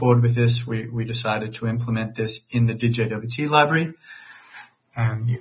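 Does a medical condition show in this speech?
No.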